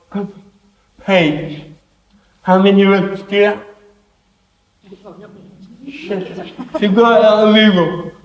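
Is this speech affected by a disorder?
Yes: cerebral palsy; affects hands.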